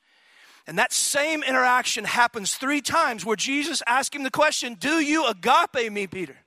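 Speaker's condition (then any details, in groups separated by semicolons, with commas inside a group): No condition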